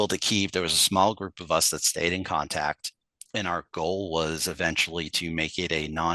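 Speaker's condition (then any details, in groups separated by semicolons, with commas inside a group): No condition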